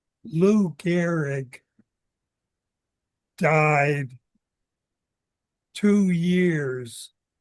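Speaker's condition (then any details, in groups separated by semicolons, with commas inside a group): ALS; seventh year of disease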